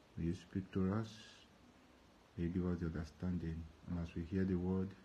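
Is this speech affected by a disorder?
No.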